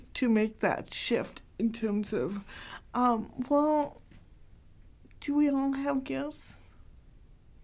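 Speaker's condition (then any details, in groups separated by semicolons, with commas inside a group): Cerebral palsy, mild; hard to understand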